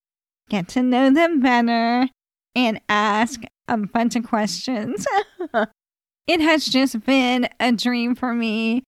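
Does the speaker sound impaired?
Yes: ALS; voice changing and declining.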